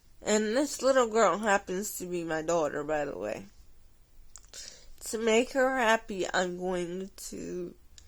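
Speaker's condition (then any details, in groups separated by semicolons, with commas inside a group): Cerebral palsy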